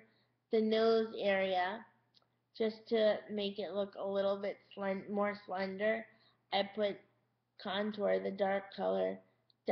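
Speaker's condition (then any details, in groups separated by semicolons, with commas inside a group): Cerebral palsy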